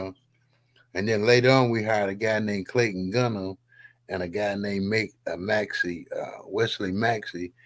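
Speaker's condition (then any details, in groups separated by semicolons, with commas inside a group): No condition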